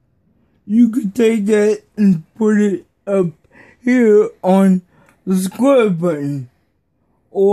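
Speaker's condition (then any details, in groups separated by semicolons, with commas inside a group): Cerebral palsy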